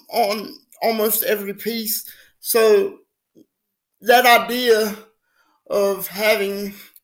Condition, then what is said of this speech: Cerebral palsy. So it affects my muscle tone, sometimes my speech if I'm not careful.